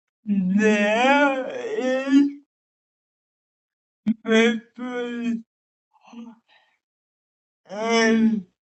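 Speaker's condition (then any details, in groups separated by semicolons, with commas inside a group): Cerebral palsy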